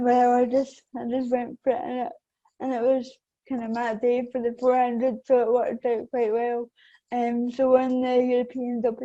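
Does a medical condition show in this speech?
Yes: cerebral palsy; affects balance.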